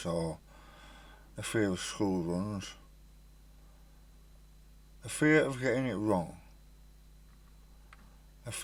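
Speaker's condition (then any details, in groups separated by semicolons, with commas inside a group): Stage 4 tongue cancer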